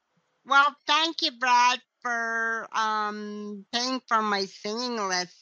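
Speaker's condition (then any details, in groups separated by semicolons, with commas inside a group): Cerebral palsy; vocal cords damaged by intubation tube during surgery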